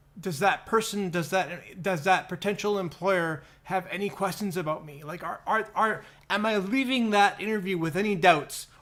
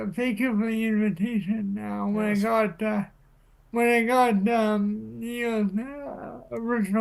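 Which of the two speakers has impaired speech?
The second: cerebral palsy.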